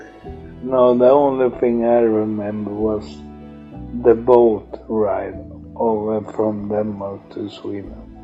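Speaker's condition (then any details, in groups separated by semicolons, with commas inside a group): Multiple sclerosis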